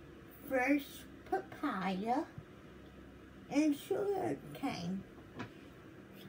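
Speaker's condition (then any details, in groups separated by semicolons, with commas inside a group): Cerebral palsy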